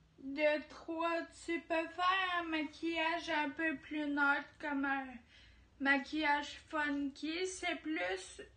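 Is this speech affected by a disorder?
Yes: ataxia; degenerative.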